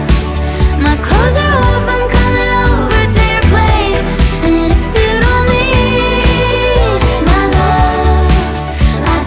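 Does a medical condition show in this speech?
No.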